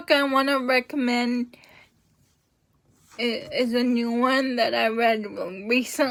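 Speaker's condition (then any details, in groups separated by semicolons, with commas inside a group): Cerebral palsy; uses wheelchair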